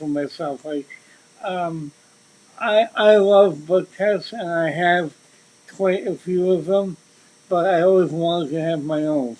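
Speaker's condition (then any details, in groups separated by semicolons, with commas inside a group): Cerebral palsy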